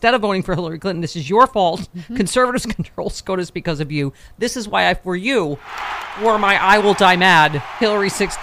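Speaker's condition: No condition

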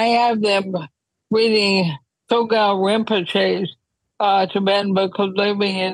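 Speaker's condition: ALS; wheelchair use when traveling

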